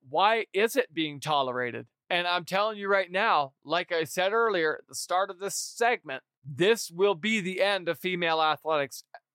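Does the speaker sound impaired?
No.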